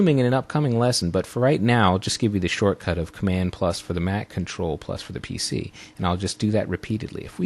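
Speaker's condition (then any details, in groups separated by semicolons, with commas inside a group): No condition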